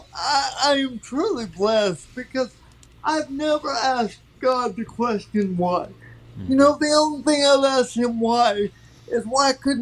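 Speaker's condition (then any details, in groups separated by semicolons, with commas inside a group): Cerebral palsy; from birth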